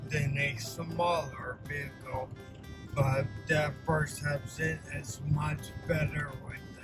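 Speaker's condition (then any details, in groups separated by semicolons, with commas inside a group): Ataxia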